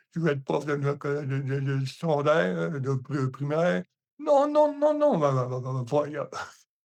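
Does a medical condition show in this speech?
Yes: hemiparalysis.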